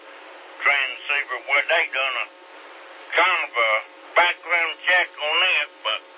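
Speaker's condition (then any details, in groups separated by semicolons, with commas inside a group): Slurred speech; stroke 3 years ago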